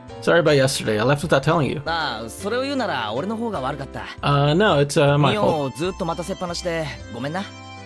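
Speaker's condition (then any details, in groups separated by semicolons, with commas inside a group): No condition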